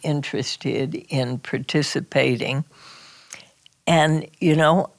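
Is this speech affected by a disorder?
Yes: spasmodic dysphonia; strange, strangled-sounding voice, vocal cords crunch down unnaturally.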